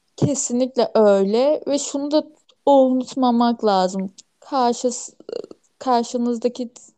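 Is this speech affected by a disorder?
Yes: stuttering; familial stuttering, mother also stutters, stuttering center around age 13, joined Kekemeler Derneği at 25-26; asks listeners to wait until words come out; here repeated sounds, blocks.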